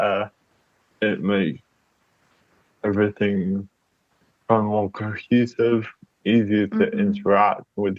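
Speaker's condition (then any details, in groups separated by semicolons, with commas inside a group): Cerebral palsy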